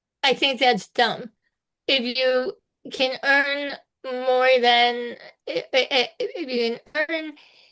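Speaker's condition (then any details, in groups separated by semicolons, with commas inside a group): Spinal muscular atrophy type two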